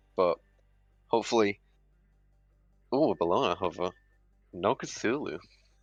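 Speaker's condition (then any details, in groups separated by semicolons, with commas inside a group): No condition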